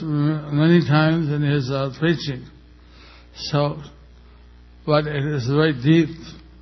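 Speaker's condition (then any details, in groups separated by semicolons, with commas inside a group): Stroke with facial paralysis; stroke a little over a year ago, one side of face a little paralyzed; a little over a year since stroke, undergoing therapy; pronunciation less clear than before due to partial facial paralysis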